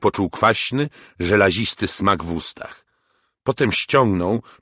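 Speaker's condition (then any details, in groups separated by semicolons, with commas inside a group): No condition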